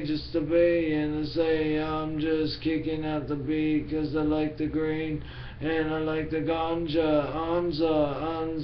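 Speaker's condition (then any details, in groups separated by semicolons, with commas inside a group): Brain injury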